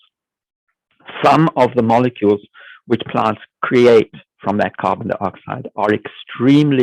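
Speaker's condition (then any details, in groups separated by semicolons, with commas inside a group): No condition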